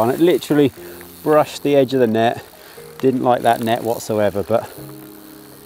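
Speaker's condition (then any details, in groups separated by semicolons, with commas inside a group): No condition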